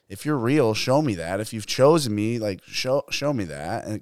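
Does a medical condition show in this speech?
No.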